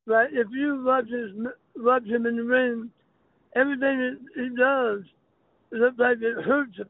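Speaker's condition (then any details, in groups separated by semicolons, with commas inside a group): Throat cancer; may be hard to understand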